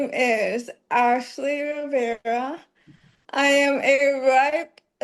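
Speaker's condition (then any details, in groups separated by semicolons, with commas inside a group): ALS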